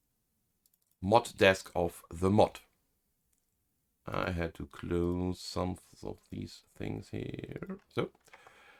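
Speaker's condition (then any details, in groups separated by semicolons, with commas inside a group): No condition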